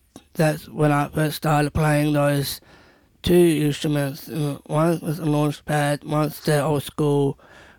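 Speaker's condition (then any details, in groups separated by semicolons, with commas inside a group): Down syndrome; pub workers don't understand speech properly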